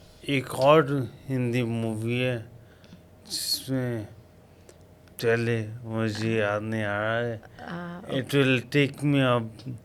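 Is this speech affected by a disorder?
Yes: coma after road accident.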